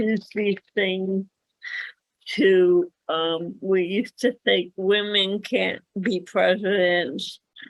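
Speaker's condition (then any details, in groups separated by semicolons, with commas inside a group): Cerebral palsy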